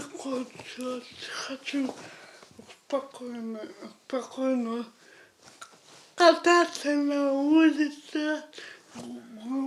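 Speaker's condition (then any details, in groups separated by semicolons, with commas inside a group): Cerebral palsy; hands almost nonfunctional, uses feet for tasks; diagnosed at eight months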